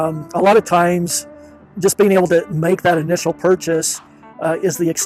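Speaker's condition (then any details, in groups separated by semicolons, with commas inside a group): No condition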